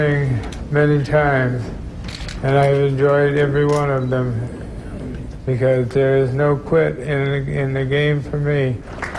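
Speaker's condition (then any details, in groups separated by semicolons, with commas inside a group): Dementia pugilistica; repeated boxing head blows; forgets eating, dressing, grooming, needs care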